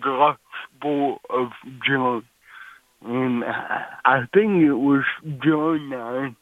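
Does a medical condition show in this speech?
Yes: cerebral palsy; cerebral palsy from birth, 32 years since onset.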